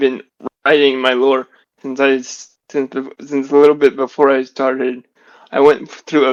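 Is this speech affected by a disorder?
Yes: generalized dystonia; drops things with both hands, clumsy.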